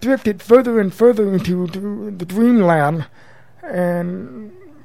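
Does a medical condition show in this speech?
Yes: profound deafness since birth; congenital, total deafness; learned speech via daily school speech therapy, mother's home drills feeling throat vibrations.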